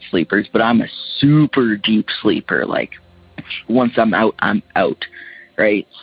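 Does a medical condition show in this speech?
Yes: stuttering; stutters a lot, not good at speaking, story told a bit all over the place; here prolonged sounds.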